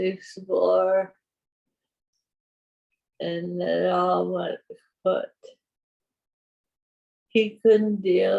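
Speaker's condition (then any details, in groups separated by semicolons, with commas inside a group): Parkinson's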